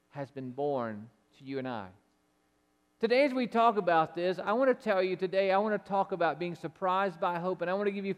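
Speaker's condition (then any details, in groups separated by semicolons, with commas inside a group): No condition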